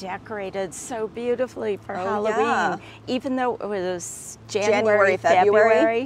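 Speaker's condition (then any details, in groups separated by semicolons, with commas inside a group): No condition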